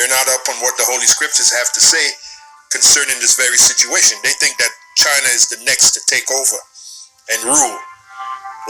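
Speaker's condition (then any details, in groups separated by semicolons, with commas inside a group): No condition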